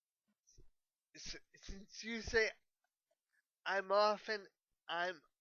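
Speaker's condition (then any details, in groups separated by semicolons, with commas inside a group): Cerebral palsy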